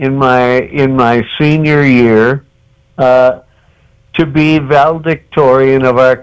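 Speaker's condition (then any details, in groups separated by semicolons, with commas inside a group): Cerebral palsy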